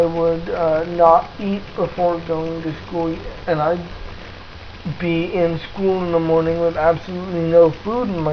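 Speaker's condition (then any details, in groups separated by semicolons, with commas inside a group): Cerebral palsy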